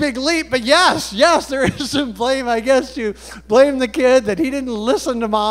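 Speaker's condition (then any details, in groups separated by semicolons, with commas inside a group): No condition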